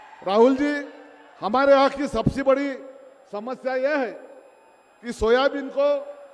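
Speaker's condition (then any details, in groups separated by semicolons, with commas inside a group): No condition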